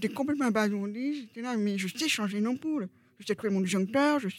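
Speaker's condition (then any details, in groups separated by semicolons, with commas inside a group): Profound congenital deafness, profound, from birth; hearing aids give only small help, oral speech since early childhood; sign language as complement for 7 years, relies on lip reading, hearing dog for 3 years; speech heard by others as foreign accent, difficulty with foreign languages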